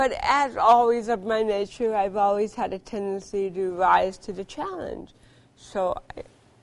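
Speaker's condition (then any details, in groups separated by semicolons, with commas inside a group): Cerebral palsy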